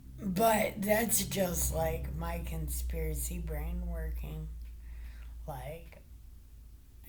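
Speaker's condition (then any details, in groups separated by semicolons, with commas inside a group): Brain injury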